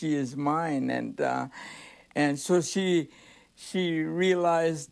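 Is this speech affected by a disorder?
Yes: cerebral palsy; from birth.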